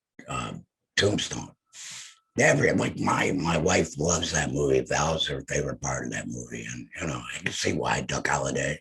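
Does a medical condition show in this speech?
Yes: head and neck cancer; voice lost.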